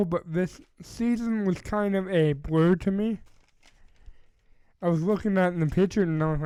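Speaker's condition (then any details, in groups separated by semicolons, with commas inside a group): Cerebral palsy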